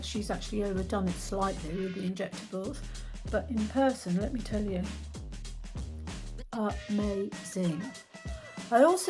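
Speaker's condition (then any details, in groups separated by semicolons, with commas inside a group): No condition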